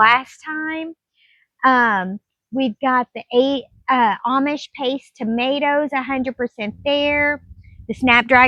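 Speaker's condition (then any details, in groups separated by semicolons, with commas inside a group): No condition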